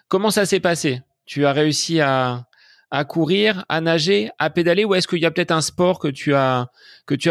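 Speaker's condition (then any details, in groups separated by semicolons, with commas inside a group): No condition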